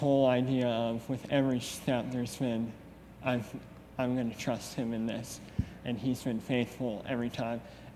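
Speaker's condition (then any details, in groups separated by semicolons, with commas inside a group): Cleft lip; congenital, over 20 corrective surgeries, 12 years of braces; attended speech therapy during school, leaving school for a few hours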